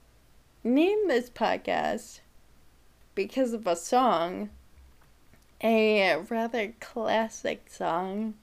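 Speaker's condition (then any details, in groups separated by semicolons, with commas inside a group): Friedreich's ataxia; diagnosed at age 8, spinal fusion at 17, wheelchair user, legs do not work, rapid side-to-side eye movements; spits when talking or laughing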